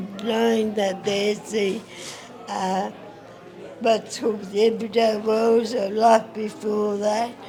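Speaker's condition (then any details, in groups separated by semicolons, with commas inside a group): Acquired brain injury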